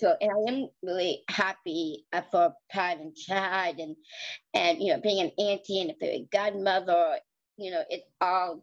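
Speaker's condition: Down syndrome; flat feet

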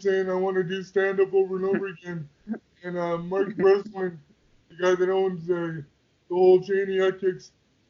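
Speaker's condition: Quadriplegic cerebral palsy; most of body affected, wheelchair user, needs help holding mic and adjusting position on stage

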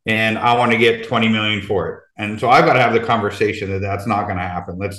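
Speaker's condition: No condition

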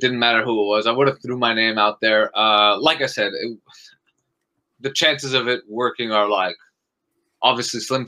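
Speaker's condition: No condition

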